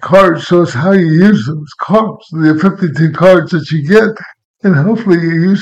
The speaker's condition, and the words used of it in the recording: Cerebral palsy. So they didn't know that I would shuffle my feet, wouldn't talk, my speech would be a little bit slurred.